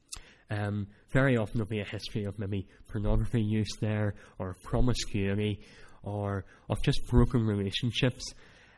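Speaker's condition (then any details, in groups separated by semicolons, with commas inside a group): Cleft palate; cleft palate since childhood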